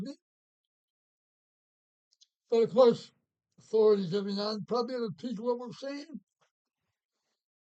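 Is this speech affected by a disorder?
Yes: Parkinson's.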